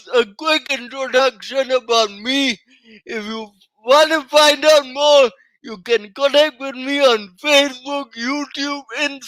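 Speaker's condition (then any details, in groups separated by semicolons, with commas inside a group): Cerebral palsy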